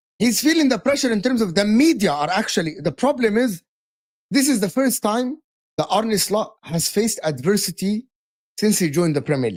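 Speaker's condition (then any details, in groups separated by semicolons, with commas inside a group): No condition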